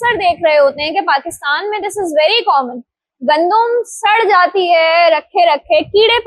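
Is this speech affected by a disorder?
No.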